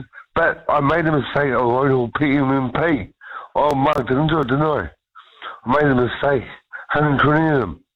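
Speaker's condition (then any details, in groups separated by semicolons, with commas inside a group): Hypoxic brain injury; also called traumatic, about 4 years ago, poor recent memory; about 4 years since injury; speech hard for listeners to understand, apologizes for his talking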